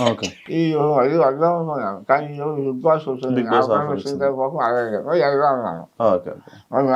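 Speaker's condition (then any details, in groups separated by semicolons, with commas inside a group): Mouth cancer; surgery, part removed; difficulty eating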